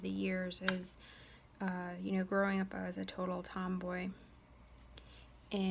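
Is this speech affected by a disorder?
No.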